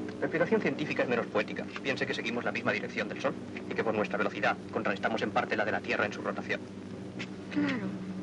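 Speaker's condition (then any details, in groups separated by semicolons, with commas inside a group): No condition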